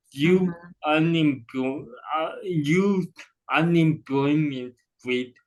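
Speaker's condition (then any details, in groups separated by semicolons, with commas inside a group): Cerebral palsy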